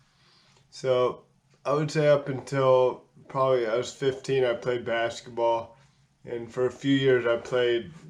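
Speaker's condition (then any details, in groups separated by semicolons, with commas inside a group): Cerebral palsy; physical disability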